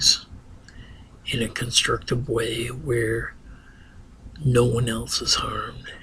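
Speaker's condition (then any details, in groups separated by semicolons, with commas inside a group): Ataxia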